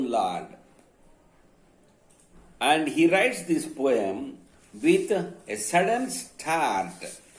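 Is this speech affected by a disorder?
No.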